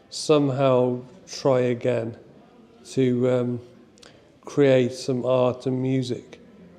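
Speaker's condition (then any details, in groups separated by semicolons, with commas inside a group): Motor neurone disease; ALS type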